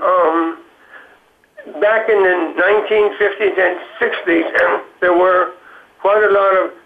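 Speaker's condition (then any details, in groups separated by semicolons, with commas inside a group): Parkinson's disease; Parkinson's diagnosed five years ago, stutter since at least college years; very painful, frustrating, attacks jaw and hands, physical therapy with Kevin Linde, exercise bike, swimming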